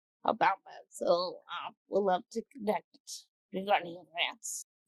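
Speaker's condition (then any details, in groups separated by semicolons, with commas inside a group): Cerebral palsy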